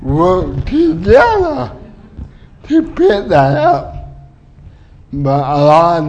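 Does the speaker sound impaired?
Yes: cerebral palsy; 15 minutes without breathing, oxygen lack damaged left brain, uses wheelchair, body constantly fights back; speech a little unclear; a little difficult.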